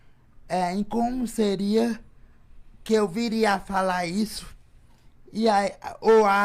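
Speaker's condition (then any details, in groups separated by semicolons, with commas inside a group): Cerebral palsy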